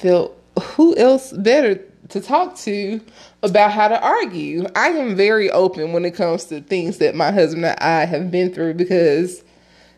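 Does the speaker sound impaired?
No.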